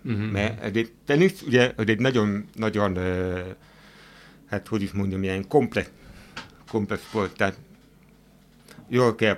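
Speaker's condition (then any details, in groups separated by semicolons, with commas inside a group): Hard of hearing; hearing aid mentioned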